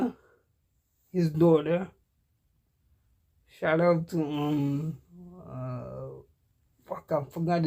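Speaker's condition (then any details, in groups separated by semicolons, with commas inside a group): Cerebral palsy; cannot walk, uses wheelchair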